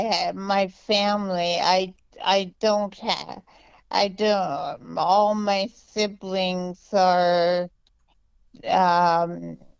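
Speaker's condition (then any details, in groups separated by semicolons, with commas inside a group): Multiple sclerosis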